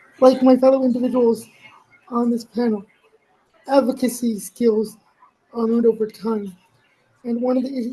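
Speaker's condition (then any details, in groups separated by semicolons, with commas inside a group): Cerebral palsy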